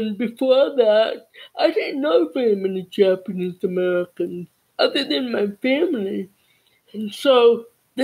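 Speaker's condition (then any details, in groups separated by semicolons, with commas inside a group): Cerebral palsy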